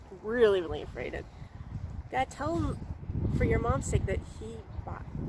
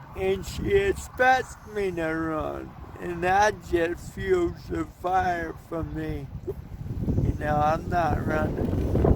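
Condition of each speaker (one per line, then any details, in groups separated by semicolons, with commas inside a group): No condition
Cerebral palsy; speech impairment, effortful words, abbreviations come out clearer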